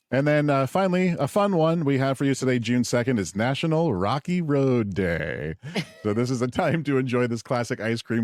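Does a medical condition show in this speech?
No.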